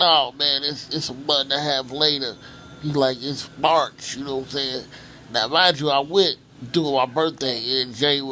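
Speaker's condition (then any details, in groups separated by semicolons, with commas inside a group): Cerebral palsy; from birth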